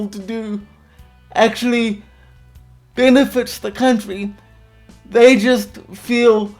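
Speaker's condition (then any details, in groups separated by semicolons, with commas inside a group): Quadriplegic cerebral palsy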